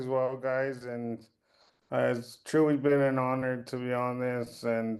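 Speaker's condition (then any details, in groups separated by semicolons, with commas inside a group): Cerebral palsy; since birth, birth complications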